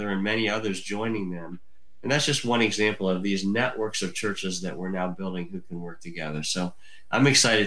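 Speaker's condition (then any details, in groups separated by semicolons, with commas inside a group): Cleft lip and palate; from birth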